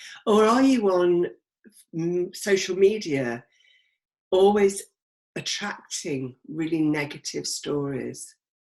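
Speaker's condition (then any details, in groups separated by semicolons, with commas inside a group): No condition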